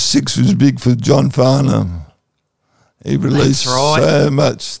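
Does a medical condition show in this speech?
Yes: cerebral palsy.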